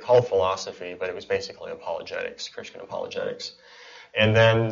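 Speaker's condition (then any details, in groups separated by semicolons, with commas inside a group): Cleft palate and cleft lip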